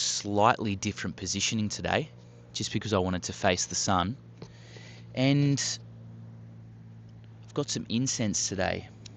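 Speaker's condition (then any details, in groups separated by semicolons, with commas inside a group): No condition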